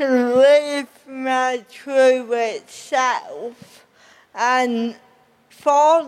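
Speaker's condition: Cerebral palsy; slow speech, takes long to say words like cerebral

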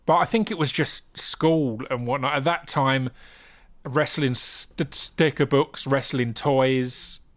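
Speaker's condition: Stammer; stutter, unnoticed during rapping and spoken word years, noticed with radio show and podcast, works with STAMMA; struggles with hard g sounds, had pet renamed Finley to avoid hard g name; prolonged sounds

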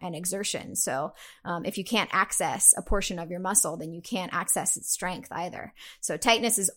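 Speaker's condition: No condition

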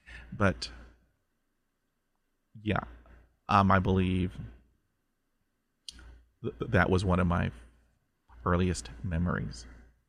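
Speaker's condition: Stuttering; stutter since childhood, 20 years speech therapy first on fluency, hypnosis, military hypnotherapist on mental health; repeated sounds, blocks

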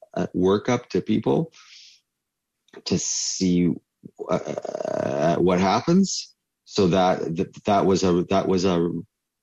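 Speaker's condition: Stuttering; stuttering since childhood; repeated sounds, repeated words, prolonged sounds

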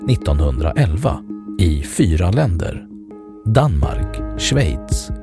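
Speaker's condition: No condition

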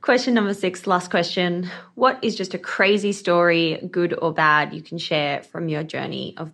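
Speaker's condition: No condition

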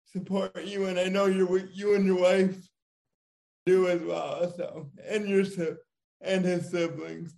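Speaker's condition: Cerebral palsy; diagnosed as firstborn child

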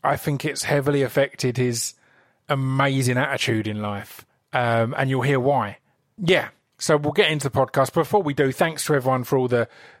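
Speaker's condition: No condition

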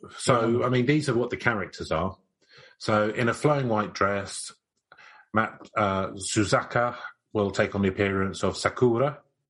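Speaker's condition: No condition

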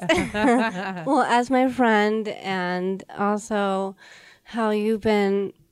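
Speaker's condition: Down syndrome; also hard time breathing

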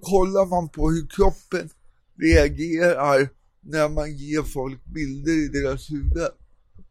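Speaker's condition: Cerebral palsy; cramps, worse in cold, lives in Thailand because Sweden too cold

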